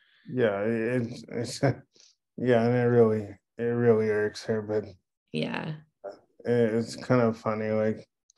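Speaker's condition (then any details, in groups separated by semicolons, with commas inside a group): Cerebral palsy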